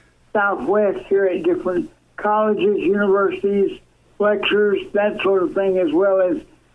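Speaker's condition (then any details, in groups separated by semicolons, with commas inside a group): Cerebral palsy; from birth, quadriplegic, lifelong wheelchair user; severely disabled, wheelchair, uses voice-activated software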